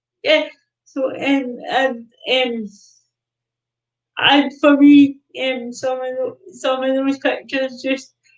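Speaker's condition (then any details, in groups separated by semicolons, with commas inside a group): Cerebral palsy; non-progressive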